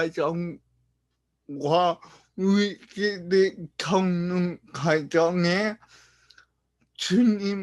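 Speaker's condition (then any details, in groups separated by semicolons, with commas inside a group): Brain lesion disability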